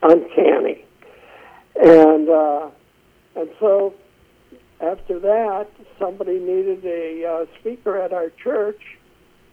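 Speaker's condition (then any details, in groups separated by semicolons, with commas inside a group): Essential tremor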